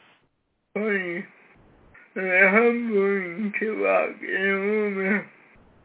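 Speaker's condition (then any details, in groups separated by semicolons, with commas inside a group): Cerebral palsy; severe cerebral palsy from birth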